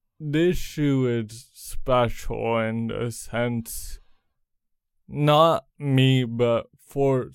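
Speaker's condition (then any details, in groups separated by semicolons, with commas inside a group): Cerebral palsy; congenital, did not walk until age three, runs competitively, first Nike professional runner with cerebral palsy; wears Nike Pegasus Fly Ease shoes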